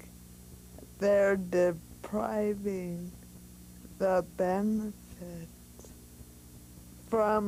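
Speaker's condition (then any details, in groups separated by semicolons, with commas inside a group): Multiple sclerosis; chronic progressive form; shaking until medicated, uses marijuana as medication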